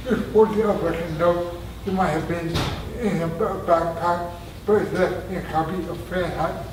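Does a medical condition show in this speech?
Yes: traumatic brain injury; near-fatal injury.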